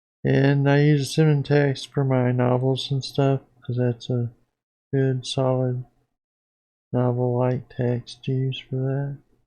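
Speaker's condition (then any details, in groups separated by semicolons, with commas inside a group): Parkinson's; onset dystonia left arm, DBS implant four years after diagnosis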